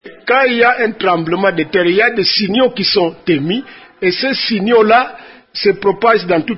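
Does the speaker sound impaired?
No.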